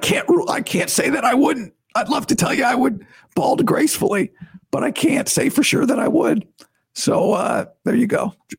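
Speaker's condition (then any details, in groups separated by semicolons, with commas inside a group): Vocal cord surgery recovery; best in two weeks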